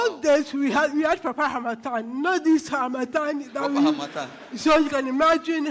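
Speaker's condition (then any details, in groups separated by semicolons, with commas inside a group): Cerebral palsy; diagnosed by brain scan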